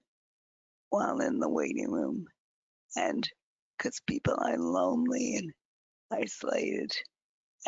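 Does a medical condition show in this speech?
Yes: advanced multiple sclerosis; quadriplegic.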